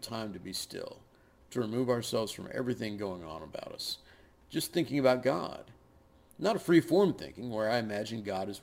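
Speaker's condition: No condition

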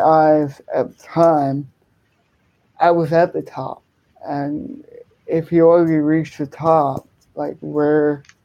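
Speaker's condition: Cerebral palsy, hemiplegia

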